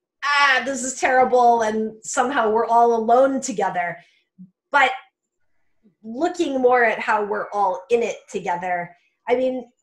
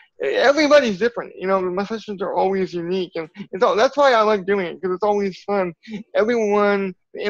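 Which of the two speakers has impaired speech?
The second: cerebral palsy; from birth.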